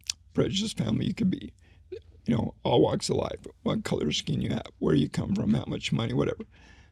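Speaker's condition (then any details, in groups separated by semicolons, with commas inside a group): ALS; slowly progressing form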